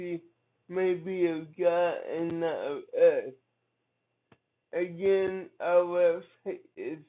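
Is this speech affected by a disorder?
Yes: cerebral palsy; from birth.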